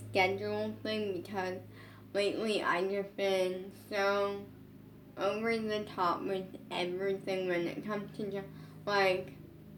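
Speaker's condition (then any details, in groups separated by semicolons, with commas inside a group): Brain injury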